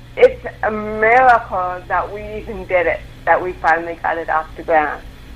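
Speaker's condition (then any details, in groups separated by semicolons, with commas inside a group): Cerebral palsy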